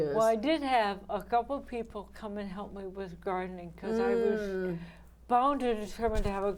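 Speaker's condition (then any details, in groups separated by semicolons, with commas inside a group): ALS; right hand onset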